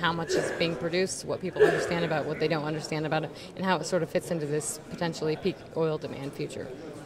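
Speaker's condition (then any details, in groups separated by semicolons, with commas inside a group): No condition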